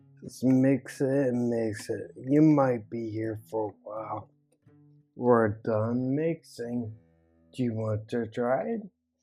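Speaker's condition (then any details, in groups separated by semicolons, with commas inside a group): Ataxia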